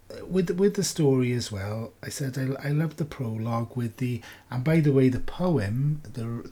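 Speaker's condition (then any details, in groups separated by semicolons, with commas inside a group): No condition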